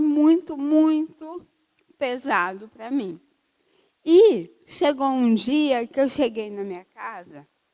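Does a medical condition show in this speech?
Yes: cerebral palsy; from birth, uses wheelchair.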